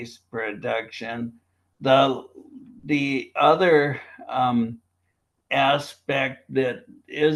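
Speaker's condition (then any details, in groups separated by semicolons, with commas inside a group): Primary lateral sclerosis, bulbar onset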